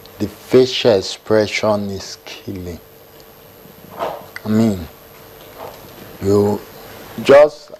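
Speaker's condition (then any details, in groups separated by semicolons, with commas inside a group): Cerebral palsy; affects movement and muscle tone; diagnosed as adult, about eight years ago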